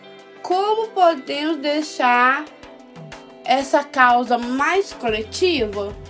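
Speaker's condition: Down syndrome; from birth

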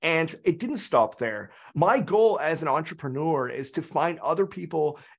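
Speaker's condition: No condition

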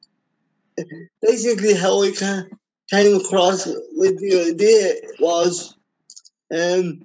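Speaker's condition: Cerebral palsy; can speak for himself

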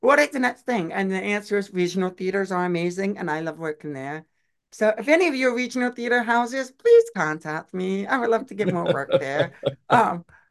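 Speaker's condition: Deaf; uses own voice, difficulty pronouncing unfamiliar names

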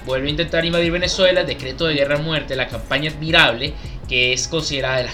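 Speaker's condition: No condition

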